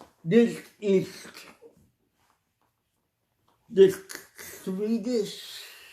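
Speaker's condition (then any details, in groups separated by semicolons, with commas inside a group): Cerebral palsy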